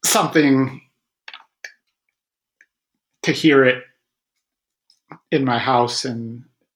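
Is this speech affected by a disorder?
Yes: stuttering; Stuttering since youth, fluency shaping without progress, avoidance-reduction therapy with Vivian Sisskin, Sisskin Stuttering Center; still stutters, open Stuttering with reduced reactivity; initial sound repetitions, stutters openly and more easily without struggle, varies day to day; here blocks.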